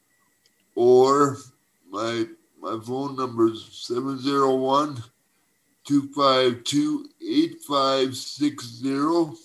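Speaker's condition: Cerebral palsy; uses wheelchair for mobility

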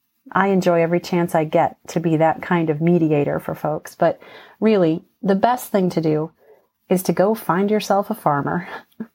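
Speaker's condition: No condition

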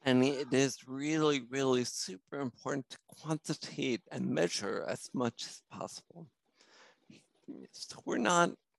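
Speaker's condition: Spinocerebellar ataxia; genetic cause

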